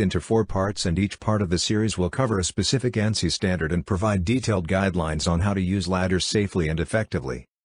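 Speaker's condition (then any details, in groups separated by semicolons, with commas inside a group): No condition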